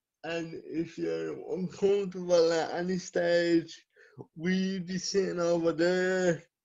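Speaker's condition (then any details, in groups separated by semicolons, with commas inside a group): Cerebral palsy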